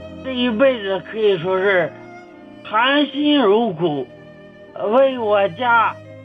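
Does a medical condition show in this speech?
Yes: cerebellar atrophy; onset at age fifteen, possibly from brain trauma, now age 44, physically disabled; cannot care for self, relies on 76-year-old mother for eating, toileting, haircuts, worse than before; speech sounds different from ordinary people, self-described speech impairment, host hears it.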